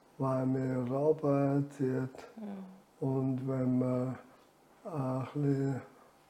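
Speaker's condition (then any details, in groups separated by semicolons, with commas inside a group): ALS; diagnosed at age 43, handwriting failed early, uses computer aids with mouse; reduced air makes talking effortful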